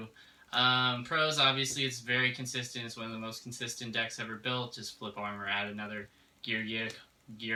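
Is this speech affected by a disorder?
No.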